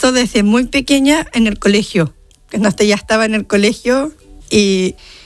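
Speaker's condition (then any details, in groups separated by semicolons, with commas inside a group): Down syndrome; present from birth, mother told during pregnancy; adult, 30 years old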